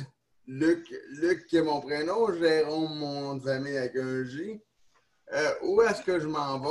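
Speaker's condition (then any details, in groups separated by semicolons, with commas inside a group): Neonatal cerebral palsy; neonatal onset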